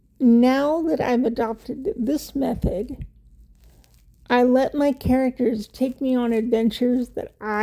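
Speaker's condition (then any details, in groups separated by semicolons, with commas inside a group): Cerebral palsy; wheelchair user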